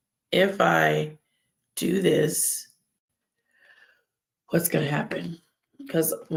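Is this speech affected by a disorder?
No.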